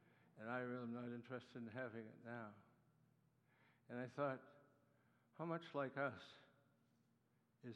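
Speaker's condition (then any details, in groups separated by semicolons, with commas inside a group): Parkinson's disease; neuropathy attacks nerves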